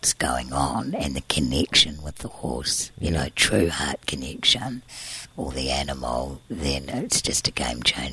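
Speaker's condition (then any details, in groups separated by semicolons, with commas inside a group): Tracheostomy and scarred vocal cord, laryngeal cysts, surgical vocal cord scarring; congenital laryngeal cysts, tracheostomy 3 weeks to 15, reinserted 18, cyst surgery 20 Green Lane Hospital; voice sounds different, presses on tracheostomy tube, later surgery left voiceless eight months, used voice machine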